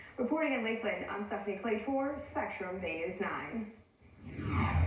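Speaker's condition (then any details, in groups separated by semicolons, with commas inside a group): No condition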